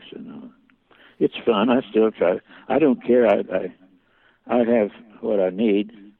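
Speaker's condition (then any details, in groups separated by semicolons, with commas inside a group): Parkinson's; slowly progressive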